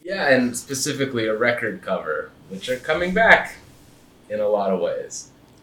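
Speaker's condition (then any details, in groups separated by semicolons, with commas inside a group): No condition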